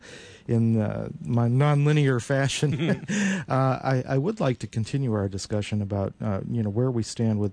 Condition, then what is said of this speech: No condition.